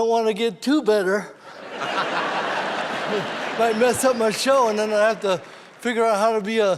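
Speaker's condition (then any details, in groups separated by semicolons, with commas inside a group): Cerebral palsy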